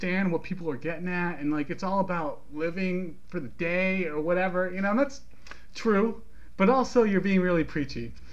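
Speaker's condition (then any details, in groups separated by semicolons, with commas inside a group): No condition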